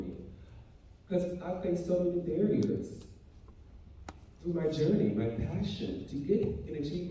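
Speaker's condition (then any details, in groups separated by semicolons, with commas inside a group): No condition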